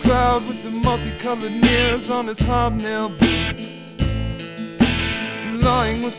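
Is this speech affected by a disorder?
No.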